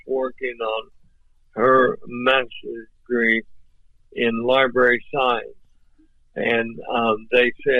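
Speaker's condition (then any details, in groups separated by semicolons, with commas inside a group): ALS; voice off but clear and understandable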